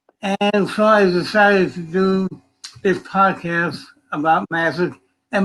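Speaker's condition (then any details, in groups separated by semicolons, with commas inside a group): Cerebral palsy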